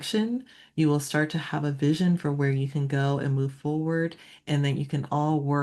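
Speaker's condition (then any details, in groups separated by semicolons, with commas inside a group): No condition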